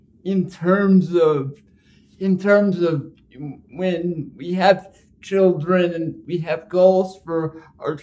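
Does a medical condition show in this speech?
Yes: cerebral palsy; powered wheelchair.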